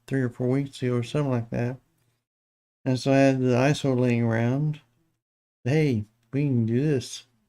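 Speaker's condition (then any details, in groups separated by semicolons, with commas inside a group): Parkinson's disease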